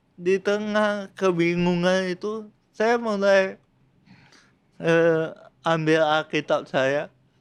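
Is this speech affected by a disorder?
Yes: cerebral palsy; from birth.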